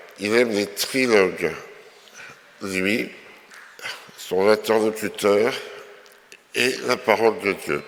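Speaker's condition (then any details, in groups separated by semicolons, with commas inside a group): Myopathy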